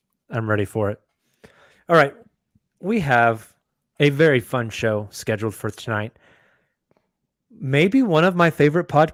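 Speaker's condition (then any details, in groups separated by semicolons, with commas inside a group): No condition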